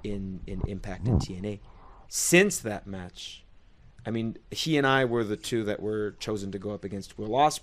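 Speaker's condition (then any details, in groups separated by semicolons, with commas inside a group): No condition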